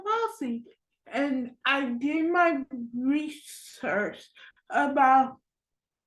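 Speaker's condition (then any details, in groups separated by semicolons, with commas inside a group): Cerebral palsy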